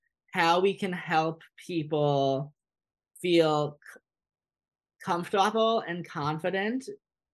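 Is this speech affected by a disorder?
Yes: stuttering; onset very early in childhood, speech therapy since childhood, including with an SLP who stutters; occasional word and phrase repetitions, restarts; here prolonged sounds, blocks.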